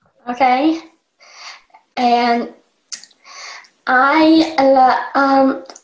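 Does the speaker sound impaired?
Yes: Down syndrome; low muscle tone, oral motor skills therapy from infancy, speech therapy about 16 years; weekly speech therapy Wednesdays with Mr. Vinny, daily home practice, constant reminders to close lips; weaker facial speech muscles affect speech patterns, sometimes unclear or too quiet, lips apart.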